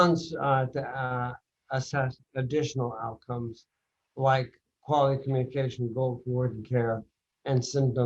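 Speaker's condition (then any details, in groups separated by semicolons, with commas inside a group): Bulbar onset ALS, mild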